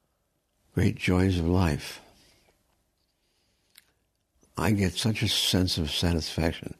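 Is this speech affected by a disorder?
Yes: progressive supranuclear palsy; degenerative, specialized form of Parkinson's; diagnosed about a year ago, cannot stand up, eyesight, vision and handwriting badly worsened.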